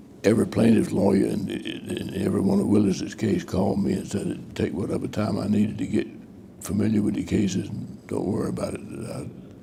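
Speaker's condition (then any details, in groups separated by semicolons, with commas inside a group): Parkinson's disease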